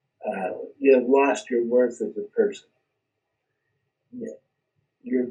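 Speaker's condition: Cerebral palsy; brain injury at birth, complications and perhaps medical errors, legs severely compromised, arms unaffected; speech not affected

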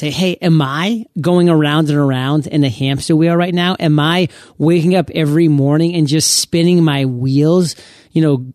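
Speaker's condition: No condition

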